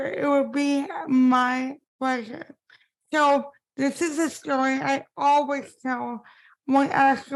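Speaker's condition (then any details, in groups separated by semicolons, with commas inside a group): Spastic cerebral palsy; impaired speech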